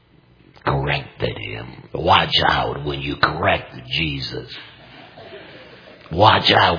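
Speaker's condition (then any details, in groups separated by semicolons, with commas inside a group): Total laryngectomy; no pain speaking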